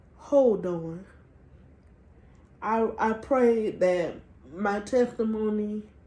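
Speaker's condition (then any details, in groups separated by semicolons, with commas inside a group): Cerebral palsy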